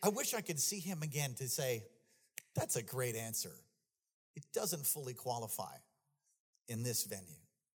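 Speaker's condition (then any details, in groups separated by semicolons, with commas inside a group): No condition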